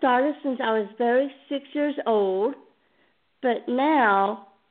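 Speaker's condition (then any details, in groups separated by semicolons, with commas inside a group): Down syndrome; present from birth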